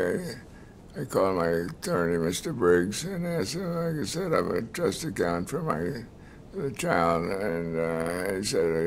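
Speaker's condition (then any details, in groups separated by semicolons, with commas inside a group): Multiple sclerosis; diagnosed decades ago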